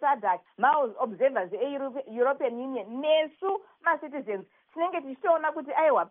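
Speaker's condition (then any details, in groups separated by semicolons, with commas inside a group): No condition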